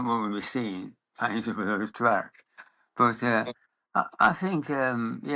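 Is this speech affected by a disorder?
Yes: Parkinson's disease; about 16 years since diagnosis, hip replacement.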